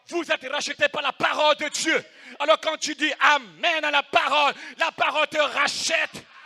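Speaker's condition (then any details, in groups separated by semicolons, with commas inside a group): No condition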